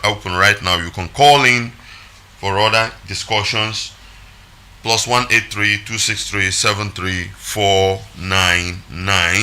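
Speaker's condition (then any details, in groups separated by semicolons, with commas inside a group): No condition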